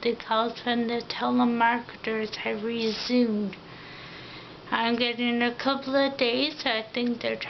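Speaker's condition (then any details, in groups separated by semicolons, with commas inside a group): Ataxia; affects mouth and tongue coordination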